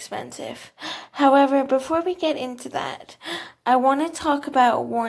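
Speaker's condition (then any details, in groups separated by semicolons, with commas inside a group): Cerebral palsy, athetoid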